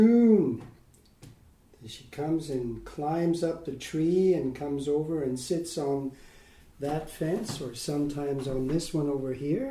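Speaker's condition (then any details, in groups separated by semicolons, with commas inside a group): No condition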